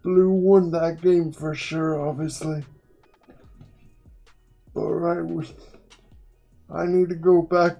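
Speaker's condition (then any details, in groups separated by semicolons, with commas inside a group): Quadriplegic cerebral palsy; uses one hand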